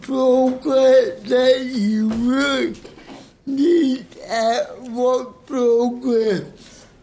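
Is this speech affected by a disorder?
Yes: cerebral palsy.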